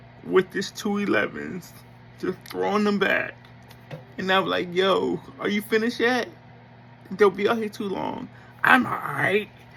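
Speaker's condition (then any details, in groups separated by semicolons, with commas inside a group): Cerebral palsy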